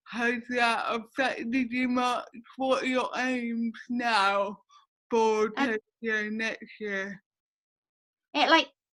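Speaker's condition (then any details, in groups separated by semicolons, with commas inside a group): Cerebral palsy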